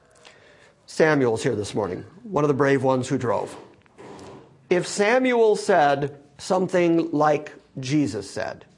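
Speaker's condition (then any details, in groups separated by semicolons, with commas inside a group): No condition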